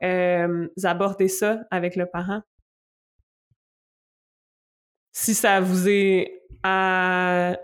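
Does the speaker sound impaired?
Yes: stuttering; stuttering since earliest memory, diagnosed at seven, moderate per speech therapy report, childhood speech therapy; stuttering moment during greeting, held back and stopped, could not reproduce it after; here prolonged sounds.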